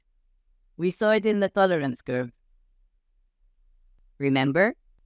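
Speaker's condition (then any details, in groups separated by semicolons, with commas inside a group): No condition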